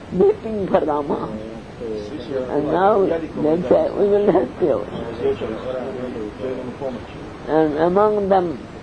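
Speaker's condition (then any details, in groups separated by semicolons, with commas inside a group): Deafness; cannot hear audience questions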